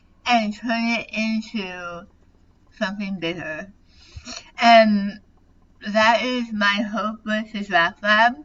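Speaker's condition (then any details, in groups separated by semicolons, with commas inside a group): Tongue cancer surgery; over half of tongue removed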